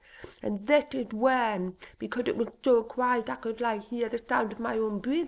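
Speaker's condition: Deafness (Usher syndrome), Usher syndrome, profound deafness from birth; born profoundly deaf, eyesight threatened, hearing aids from age two, cochlear implants at forty; over a year since cochlear implants activated, implants working, still learning everyday sounds

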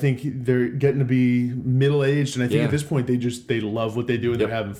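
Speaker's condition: No condition

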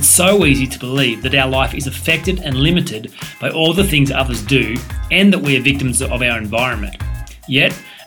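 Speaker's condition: No condition

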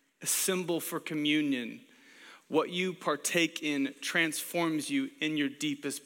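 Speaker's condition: No condition

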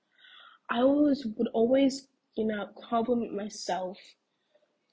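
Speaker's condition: No condition

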